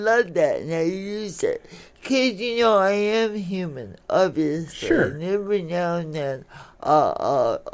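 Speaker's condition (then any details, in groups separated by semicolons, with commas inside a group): Cerebral palsy; speech affected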